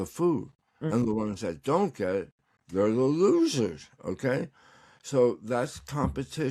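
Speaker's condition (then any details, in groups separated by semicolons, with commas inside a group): Tongue cancer; partial tongue removal, tongue paralyzed by tumor; recovering, tongue exercises; could not speak when paralyzed, expected to improve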